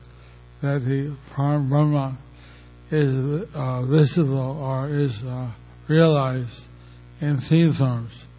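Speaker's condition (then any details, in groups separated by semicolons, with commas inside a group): Stroke; a little over a year since stroke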